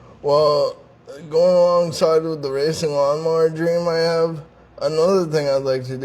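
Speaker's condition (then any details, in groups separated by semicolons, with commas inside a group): Traumatic brain injury; stuttering, unclear speech, pausing and deep breath help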